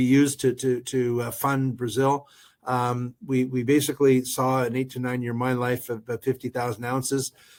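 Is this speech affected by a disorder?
No.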